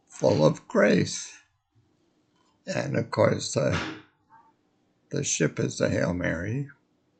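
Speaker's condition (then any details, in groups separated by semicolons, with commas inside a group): Multiple sclerosis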